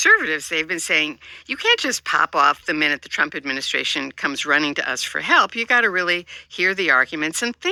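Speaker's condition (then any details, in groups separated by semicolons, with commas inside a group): No condition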